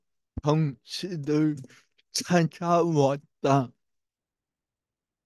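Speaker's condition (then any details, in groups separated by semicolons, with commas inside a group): Brain lesion disability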